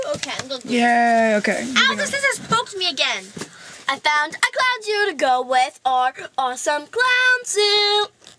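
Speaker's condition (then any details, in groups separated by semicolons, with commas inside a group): No condition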